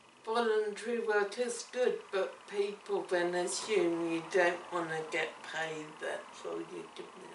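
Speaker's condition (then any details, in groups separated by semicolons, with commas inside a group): Cerebellar ataxia; affected speech and swallowing, voice judged inadequate for teaching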